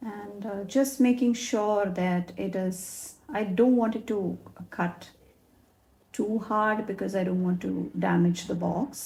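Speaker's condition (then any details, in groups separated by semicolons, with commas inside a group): No condition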